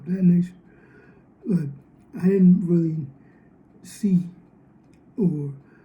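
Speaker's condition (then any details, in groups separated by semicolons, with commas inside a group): Cerebral palsy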